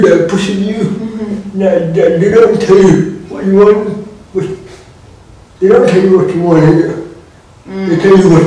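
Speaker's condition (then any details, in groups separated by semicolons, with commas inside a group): Cerebral palsy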